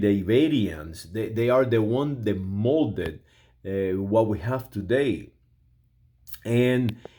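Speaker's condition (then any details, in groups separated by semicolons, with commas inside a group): No condition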